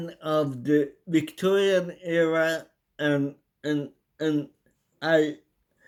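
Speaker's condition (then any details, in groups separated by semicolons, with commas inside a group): Cerebral palsy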